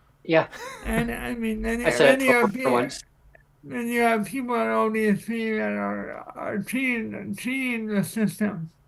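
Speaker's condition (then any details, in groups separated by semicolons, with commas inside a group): Cerebral palsy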